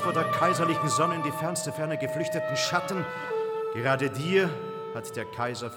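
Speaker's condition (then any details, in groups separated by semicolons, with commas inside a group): No condition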